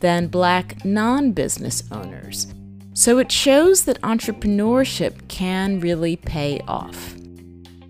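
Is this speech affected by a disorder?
No.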